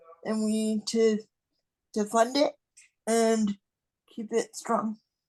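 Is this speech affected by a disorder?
Yes: cerebral palsy.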